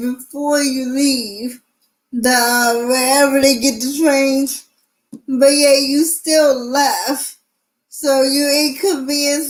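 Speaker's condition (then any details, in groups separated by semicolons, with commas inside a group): Cerebral palsy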